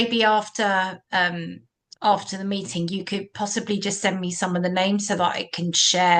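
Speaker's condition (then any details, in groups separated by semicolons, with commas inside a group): No condition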